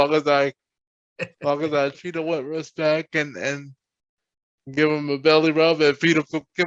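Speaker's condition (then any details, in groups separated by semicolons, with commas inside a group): Cerebral palsy; present from birth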